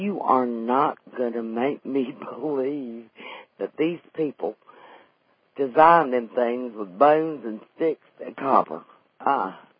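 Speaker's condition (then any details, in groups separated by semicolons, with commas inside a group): Vocal cord paralysis after stroke, unilateral vocal fold paralysis; one vocal cord paralyzed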